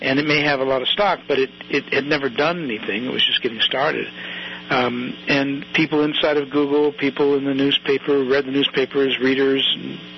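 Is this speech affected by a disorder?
No.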